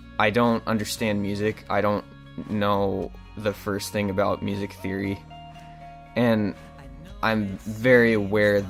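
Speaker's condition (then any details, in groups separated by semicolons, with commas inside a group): No condition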